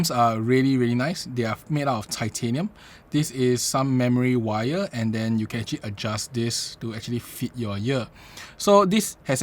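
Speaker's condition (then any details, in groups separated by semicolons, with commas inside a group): No condition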